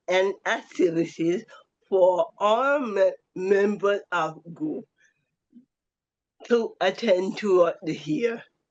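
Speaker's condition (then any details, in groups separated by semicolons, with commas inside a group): Cerebral palsy; affects voice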